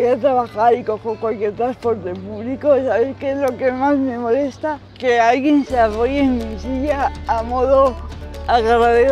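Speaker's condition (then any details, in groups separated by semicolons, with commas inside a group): Cerebral palsy; uses wheelchair; needs extra time to finish sentences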